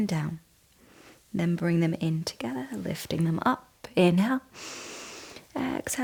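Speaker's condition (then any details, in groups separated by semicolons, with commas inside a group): No condition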